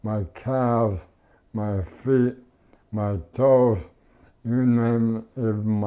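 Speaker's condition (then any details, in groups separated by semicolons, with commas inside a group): ALS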